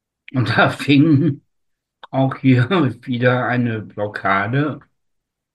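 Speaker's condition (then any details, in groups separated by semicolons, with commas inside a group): Spastic tetraparesis; largely resolved by own account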